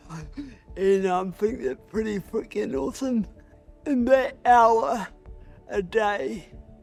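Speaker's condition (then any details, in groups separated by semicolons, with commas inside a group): Cerebral palsy; right hand slower, less controlled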